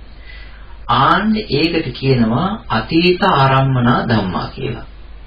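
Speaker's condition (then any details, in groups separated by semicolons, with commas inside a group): No condition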